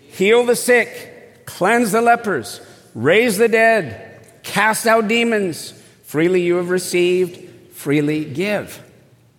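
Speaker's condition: No condition

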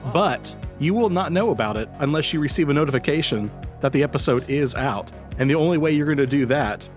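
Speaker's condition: No condition

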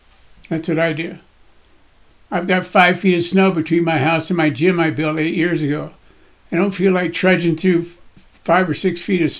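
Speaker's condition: Parkinson's disease; voice shakes, body shakes

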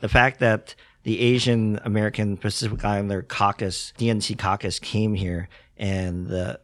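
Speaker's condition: Cleft lip and palate; congenital

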